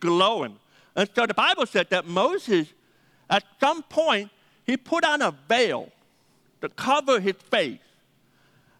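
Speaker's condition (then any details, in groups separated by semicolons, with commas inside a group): Deafness; 80% deaf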